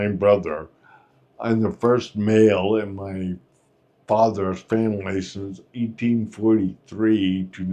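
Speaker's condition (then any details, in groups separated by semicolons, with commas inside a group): Friedreich's ataxia; inherited, muscle degeneration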